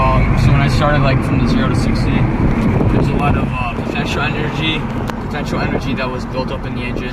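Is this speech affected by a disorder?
No.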